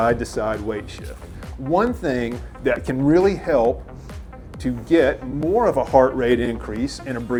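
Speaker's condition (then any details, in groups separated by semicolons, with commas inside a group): No condition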